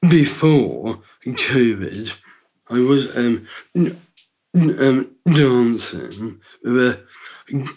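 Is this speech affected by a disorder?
Yes: Down syndrome; three copies of chromosome 21, from birth.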